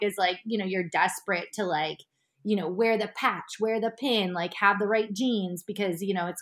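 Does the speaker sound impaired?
No.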